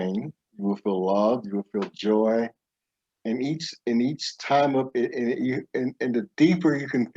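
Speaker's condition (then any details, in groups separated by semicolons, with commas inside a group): No condition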